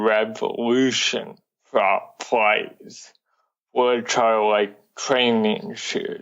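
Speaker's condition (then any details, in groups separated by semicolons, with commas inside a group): Cerebral palsy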